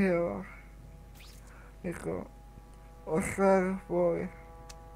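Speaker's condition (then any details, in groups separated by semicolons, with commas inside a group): Cerebral palsy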